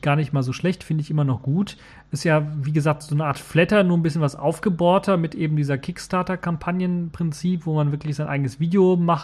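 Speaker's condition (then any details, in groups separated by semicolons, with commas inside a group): No condition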